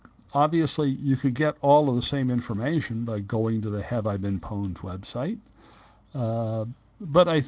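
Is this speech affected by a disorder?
No.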